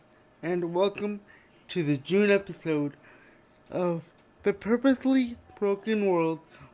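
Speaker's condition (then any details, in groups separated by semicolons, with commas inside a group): Cerebral palsy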